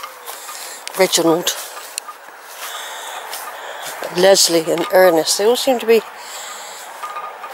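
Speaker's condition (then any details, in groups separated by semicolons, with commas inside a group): No condition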